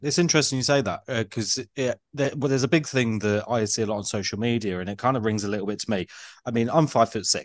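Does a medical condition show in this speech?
No.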